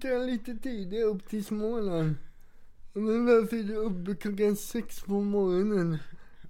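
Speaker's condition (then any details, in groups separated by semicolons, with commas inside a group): Cerebral palsy; once walked ten kilometres in one day without wheelchair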